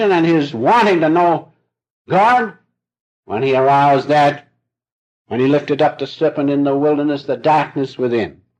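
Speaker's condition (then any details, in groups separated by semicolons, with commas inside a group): No condition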